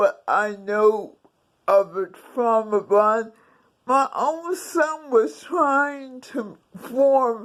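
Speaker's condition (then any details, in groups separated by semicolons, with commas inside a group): Cerebral palsy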